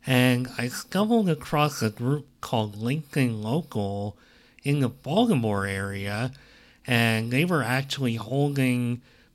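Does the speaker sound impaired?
Yes: cleft lip and palate; present since birth.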